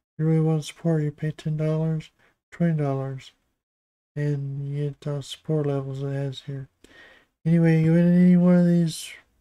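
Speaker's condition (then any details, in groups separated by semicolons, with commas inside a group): Parkinson's disease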